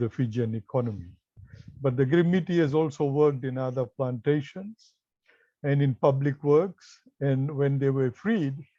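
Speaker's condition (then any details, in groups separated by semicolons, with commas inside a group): No condition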